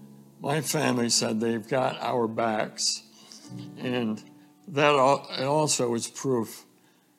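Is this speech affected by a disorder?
Yes: ALS; fatal diagnosis, no cure, later died of it about a month before this talk; about two years since diagnosis, recorded acceptance speech played at hall of fame banquet.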